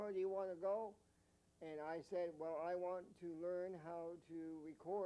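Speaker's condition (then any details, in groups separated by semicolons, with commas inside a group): Mild cerebral palsy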